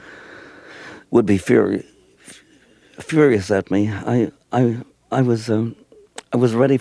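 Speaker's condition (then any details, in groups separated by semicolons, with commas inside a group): Stutter; lifelong stutter, intermittent; stutter comes and goes over the years; repeated sounds, repeated words, blocks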